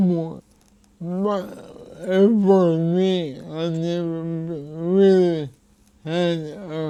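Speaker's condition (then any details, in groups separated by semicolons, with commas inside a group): Cerebral palsy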